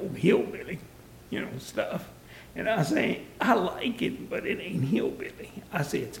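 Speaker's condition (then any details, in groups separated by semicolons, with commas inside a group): Vocal dysphonia; vocal dysphonia in adulthood, voice loss began two weeks before demo recording, past speech therapy; speech impediment, quiet voice, some words hard like mailman, substitutes easier words like postman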